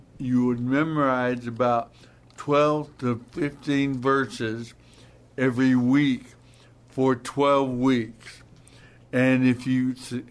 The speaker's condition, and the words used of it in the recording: Stroke. My voice, I noticed right now, it's a little little stressed tonight.